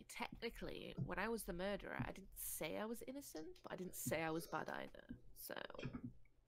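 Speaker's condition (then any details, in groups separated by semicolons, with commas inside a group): No condition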